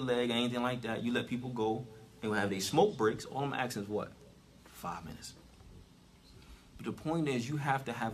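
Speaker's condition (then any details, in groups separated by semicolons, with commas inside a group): No condition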